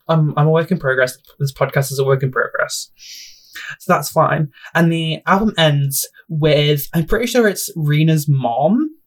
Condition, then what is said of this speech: Stuttering. My stammer coming through. Sorry about that.